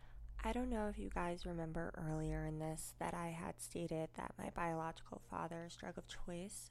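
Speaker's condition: Cleft lip and palate, unilateral

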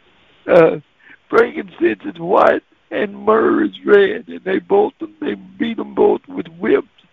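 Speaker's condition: Cerebral palsy; staggers when walking

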